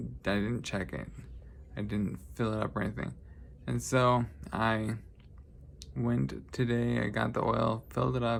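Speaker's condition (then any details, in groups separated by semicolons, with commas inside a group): Traumatic brain injury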